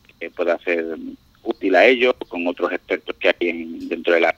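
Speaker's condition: No condition

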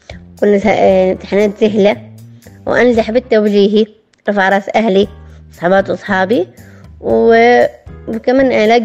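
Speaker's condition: Down syndrome; born premature, on ventilator as newborn

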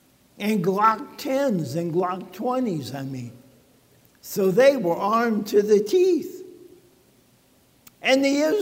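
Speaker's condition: ALS; talking funny

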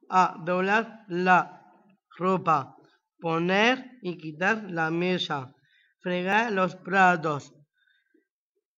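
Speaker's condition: Down syndrome; attended Assido Centre since early childhood; age 20

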